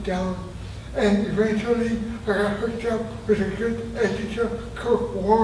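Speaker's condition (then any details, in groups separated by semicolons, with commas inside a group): Traumatic brain injury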